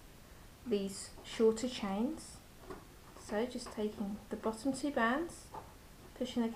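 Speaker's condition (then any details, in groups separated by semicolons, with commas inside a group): No condition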